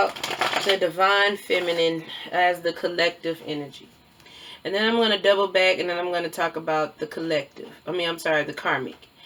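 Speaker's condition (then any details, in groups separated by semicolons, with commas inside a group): No condition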